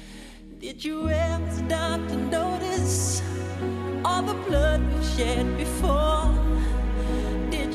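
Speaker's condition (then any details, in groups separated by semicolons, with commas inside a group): No condition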